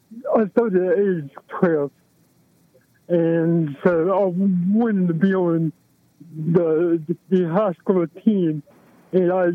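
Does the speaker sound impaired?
Yes: cerebral palsy; balance and posture.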